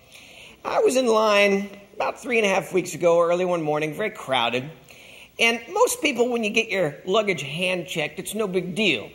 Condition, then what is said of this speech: None; typical speech.